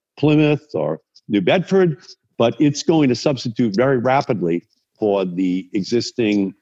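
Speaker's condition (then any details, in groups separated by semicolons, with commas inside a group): No condition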